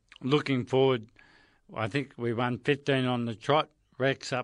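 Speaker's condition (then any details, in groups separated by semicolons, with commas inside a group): Motor neurone disease; progressive, terminal, onset in hands, spread up arms and across back; about 2 years since first symptoms, diagnosed after months of tests, no treatment or cure; voice affected, speech noticeably changed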